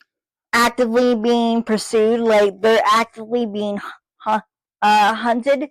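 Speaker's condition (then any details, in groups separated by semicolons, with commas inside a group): Cerebral palsy, spastic; from birth, muscle spasms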